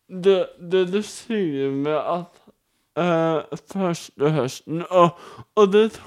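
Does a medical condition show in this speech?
Yes: cerebral palsy; wheelchair user.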